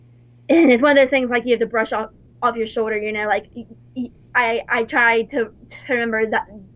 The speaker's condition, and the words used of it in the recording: Stuttering. I think it might be that I talk in a different voice, too, when I'm, like, in that work mode, maybe.